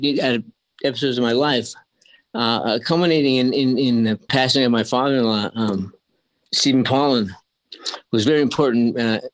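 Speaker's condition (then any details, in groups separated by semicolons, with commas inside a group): Early onset Parkinson's disease; 30 years since diagnosis, progressing, uncontrolled movements when over-medicated, weak limbs and core post-surgery, spasticity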